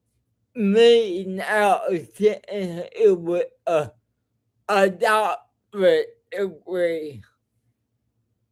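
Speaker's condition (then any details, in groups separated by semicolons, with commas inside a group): Cerebral palsy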